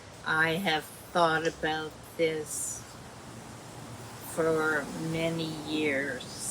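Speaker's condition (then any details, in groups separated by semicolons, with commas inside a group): Dysarthria; speech worsening, still communicates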